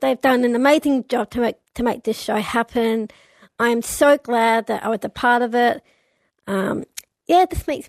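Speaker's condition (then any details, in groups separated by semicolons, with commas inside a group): Down syndrome; lifelong, since birth; age 39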